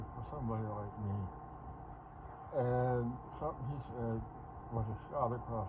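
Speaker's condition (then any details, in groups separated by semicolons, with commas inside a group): Parkinson's; speech impediment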